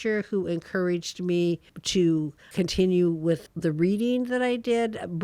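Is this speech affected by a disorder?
No.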